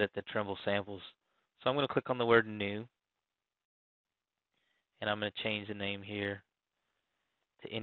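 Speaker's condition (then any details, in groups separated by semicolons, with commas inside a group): No condition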